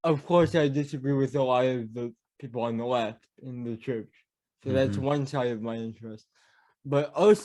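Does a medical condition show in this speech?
Yes: cerebral palsy; caused by birth trauma, spinal damage; mild; mild speech impediment.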